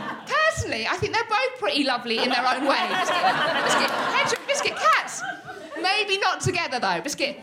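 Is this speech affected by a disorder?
Yes: Tourette's syndrome; neurological, uncontrollable motor and vocal tics, wheelchair user, cannot stand; frequent shouted vocal tics, involuntary swearing, random phrases, cannot stay on script.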